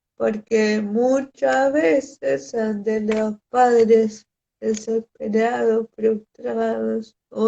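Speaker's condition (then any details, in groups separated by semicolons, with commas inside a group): Cerebral palsy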